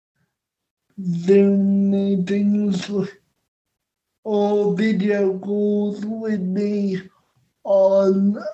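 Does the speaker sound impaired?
Yes: cerebral palsy; cerebral palsy present essentially all life; spasms, on medication three times daily after food.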